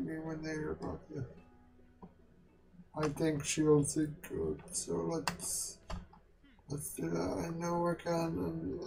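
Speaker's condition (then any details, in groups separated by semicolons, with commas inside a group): Quadriplegic cerebral palsy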